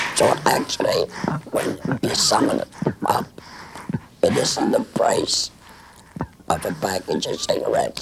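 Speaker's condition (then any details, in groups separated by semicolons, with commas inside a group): Complete laryngectomy; total laryngectomy, throat cancer, smoking-related, no vocal cords; lost voice, learned new form of speech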